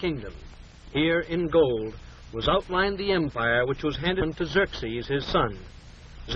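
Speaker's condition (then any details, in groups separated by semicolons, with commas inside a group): No condition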